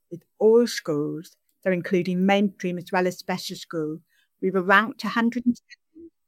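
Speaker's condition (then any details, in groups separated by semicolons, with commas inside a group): Deafness; sign-supported English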